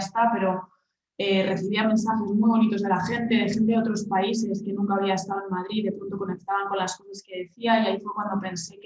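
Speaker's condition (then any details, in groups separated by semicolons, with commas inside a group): No condition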